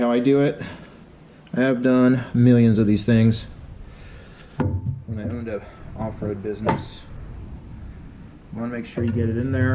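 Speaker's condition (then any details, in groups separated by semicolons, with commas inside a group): No condition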